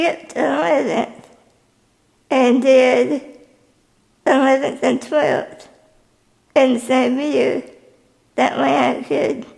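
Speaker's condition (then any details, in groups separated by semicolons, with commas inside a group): Spinal muscular atrophy type 2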